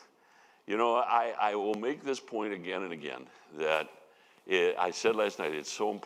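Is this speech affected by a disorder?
No.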